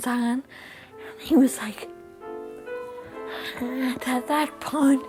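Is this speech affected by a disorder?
Yes: traumatic brain injury.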